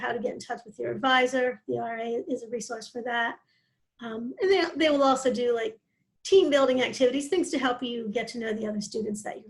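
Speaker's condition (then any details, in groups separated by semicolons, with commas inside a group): No condition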